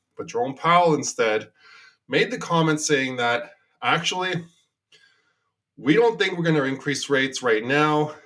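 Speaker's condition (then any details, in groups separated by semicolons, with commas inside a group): No condition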